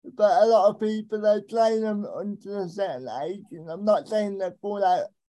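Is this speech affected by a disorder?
Yes: cerebral palsy; arms affected, left hand usable, right hand basically useless; able to communicate, stutters a lot, worse when distracted by several things.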